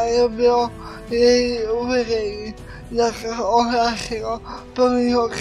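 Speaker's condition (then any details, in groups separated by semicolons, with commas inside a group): Cerebral palsy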